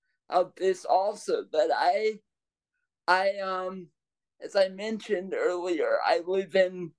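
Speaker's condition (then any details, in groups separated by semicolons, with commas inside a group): Cerebral palsy; power wheelchair since age five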